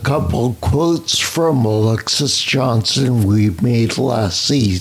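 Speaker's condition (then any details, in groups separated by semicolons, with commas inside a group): Spinocerebellar ataxia; rare neuromuscular disease, mobility challenged; speech impediment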